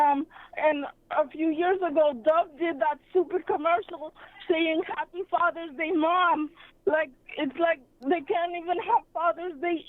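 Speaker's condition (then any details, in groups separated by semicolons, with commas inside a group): Cerebral palsy; sometimes hard to talk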